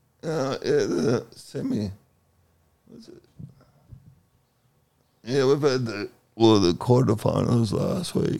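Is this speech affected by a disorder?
Yes: cerebral palsy; cerebral palsy affecting the muscles, once cold stays cold; second COVID vaccine dose, Pfizer chosen on doctor's advice over AstraZeneca due to blood clot risk.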